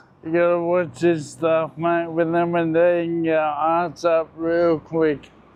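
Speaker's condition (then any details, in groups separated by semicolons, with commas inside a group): Motor neurone disease; arms and hands affected; arm and hand weakness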